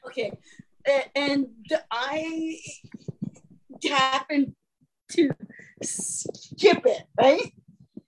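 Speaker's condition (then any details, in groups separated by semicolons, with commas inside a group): Stuttering; prolonged sounds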